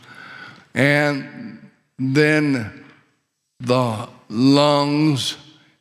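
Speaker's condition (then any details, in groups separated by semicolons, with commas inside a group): ALS; paralysis expected within a year or two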